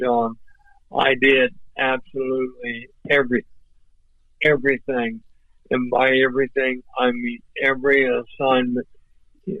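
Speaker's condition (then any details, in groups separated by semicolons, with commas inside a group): ALS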